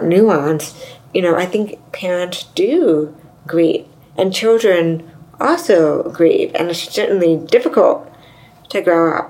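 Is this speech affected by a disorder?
Yes: deafness; severe to profound deafness from 3, hearing aids to 34, implant worse ear 34, other 41; bilateral cochlear implants, less lip reading and listening effort, deafer without implants, loud sound startling; grew up speaking, mainstream schooling, learned sign language in 20s, also signs.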